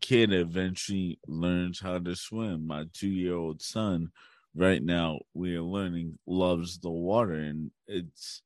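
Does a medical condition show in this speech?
Yes: cerebral palsy; since birth, umbilical cord around neck three times, breathing difficulty in womb, tight muscles, gait, swimming and cycling learned in high school; speech reveals disability, speaks more slowly than others, articulate.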